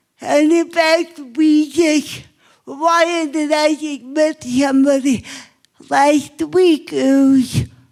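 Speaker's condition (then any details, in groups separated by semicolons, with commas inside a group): Cerebral palsy; obvious speech impairment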